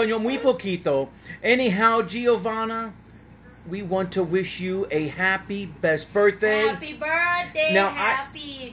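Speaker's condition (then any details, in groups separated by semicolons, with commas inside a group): No condition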